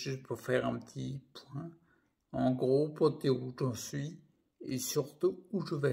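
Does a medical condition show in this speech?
Yes: primary progressive multiple sclerosis.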